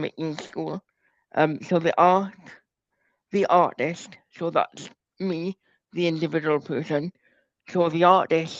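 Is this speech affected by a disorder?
Yes: cerebral palsy.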